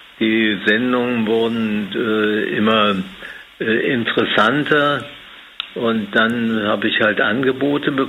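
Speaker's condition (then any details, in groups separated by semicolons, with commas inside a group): Parkinson's disease; dismissed as stage fright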